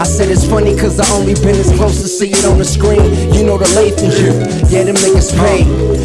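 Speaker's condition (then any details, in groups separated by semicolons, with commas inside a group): No condition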